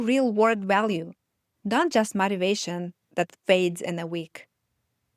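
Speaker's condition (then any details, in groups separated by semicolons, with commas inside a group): No condition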